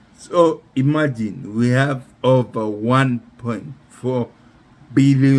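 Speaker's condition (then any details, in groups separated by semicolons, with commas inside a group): Neurological disease after torture; affects speech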